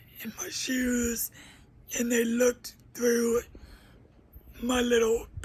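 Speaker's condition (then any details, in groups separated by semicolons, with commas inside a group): Cerebral palsy; uses a wheelchair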